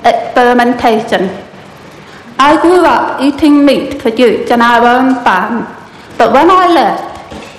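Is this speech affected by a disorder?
Yes: profound deafness; profound deafness since early childhood, found at 2.5 years by kindergarten teachers, large hearing aids in body harness; New Zealand Sign Language interpreters in gallery during speech; without speech at 2.5 years, mother taught basic speech before school, Mary Hare School for deaf.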